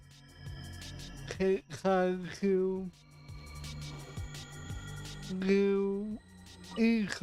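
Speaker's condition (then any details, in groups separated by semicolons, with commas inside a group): Cerebral palsy; affects voice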